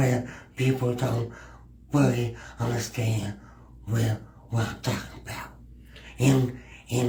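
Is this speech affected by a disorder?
Yes: cerebral palsy.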